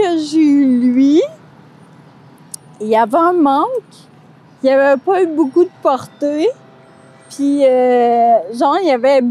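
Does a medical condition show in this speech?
Yes: Friedreich's ataxia.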